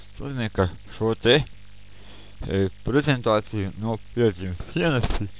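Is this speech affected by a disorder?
Yes: cerebral palsy; speech not very clear.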